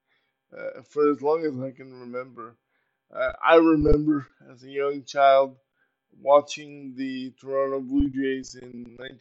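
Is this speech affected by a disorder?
Yes: cerebral palsy; uses power wheelchair.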